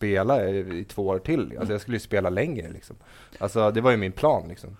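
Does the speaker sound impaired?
No.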